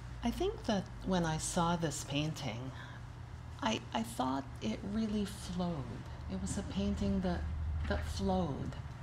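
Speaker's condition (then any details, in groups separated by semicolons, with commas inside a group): No condition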